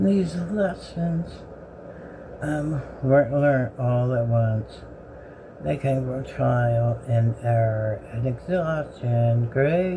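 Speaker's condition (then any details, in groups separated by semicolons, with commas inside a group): Bell's palsy; severe left-sided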